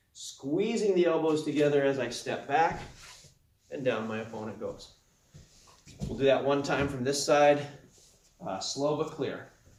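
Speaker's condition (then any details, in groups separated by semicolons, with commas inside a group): No condition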